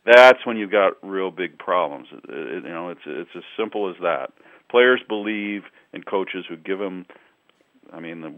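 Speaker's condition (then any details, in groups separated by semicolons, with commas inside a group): No condition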